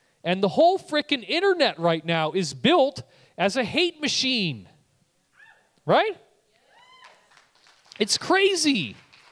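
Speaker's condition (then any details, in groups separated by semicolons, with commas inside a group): No condition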